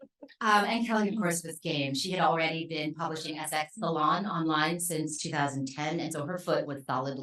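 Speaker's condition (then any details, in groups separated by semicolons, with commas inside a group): No condition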